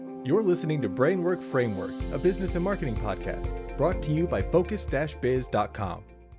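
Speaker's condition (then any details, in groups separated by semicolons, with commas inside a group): No condition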